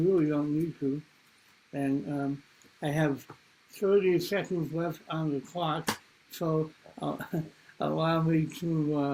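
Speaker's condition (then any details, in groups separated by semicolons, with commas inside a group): Cerebral palsy; from birth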